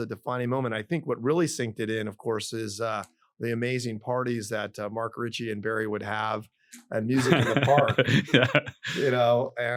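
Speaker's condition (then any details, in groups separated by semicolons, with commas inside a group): No condition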